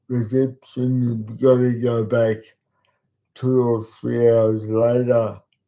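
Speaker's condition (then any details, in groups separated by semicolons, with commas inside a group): Cerebral palsy; talks slowly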